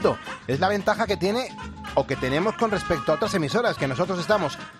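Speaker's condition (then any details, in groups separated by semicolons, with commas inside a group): No condition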